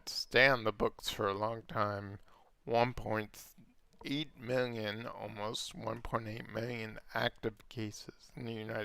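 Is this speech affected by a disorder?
Yes: multiple sclerosis.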